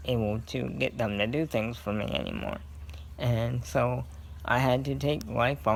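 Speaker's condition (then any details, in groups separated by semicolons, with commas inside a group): Cerebral palsy; scoliosis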